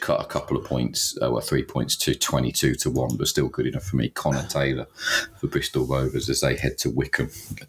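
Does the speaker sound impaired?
No.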